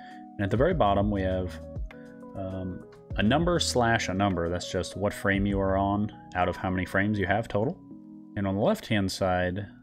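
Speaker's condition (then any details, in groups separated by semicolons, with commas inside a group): No condition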